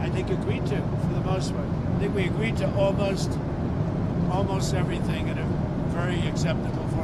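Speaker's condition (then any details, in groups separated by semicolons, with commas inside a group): No condition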